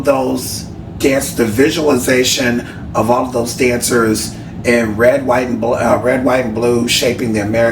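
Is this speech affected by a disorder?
No.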